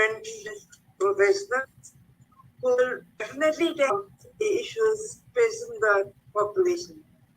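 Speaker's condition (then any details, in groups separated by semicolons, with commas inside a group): Cerebral palsy; speech affected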